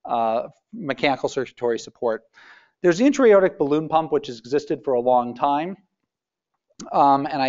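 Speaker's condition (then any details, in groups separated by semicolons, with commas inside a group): No condition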